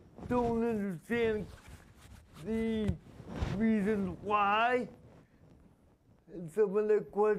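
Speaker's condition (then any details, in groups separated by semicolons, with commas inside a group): Spastic quadriplegia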